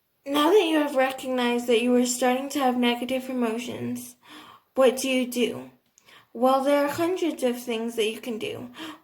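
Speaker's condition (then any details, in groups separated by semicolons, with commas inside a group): Cerebral palsy, athetoid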